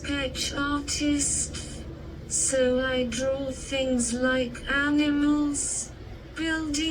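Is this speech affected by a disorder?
Yes: cerebral palsy.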